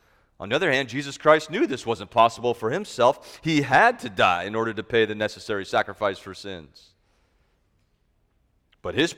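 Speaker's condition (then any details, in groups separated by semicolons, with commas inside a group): No condition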